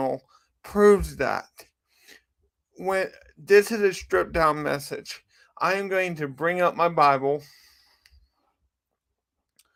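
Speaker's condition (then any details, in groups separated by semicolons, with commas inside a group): Cerebral palsy; from birth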